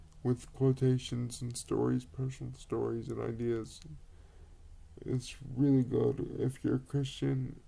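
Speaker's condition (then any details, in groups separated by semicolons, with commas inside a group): Cerebral palsy; quadriplegic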